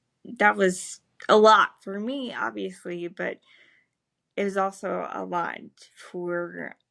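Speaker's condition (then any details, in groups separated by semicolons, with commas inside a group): Cerebral palsy, spastic; able to speak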